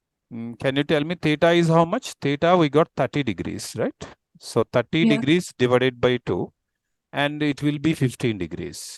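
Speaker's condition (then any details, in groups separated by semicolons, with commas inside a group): No condition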